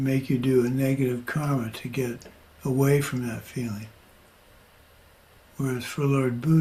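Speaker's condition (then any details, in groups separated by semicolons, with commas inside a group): Parkinson's; progressing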